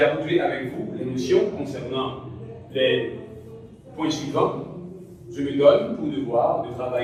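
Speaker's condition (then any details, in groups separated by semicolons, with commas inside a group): No condition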